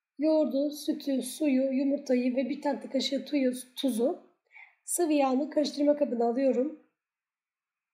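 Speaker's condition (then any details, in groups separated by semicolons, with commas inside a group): No condition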